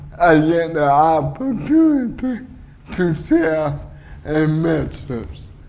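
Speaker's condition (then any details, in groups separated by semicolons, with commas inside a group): Cerebral palsy; uses wheelchair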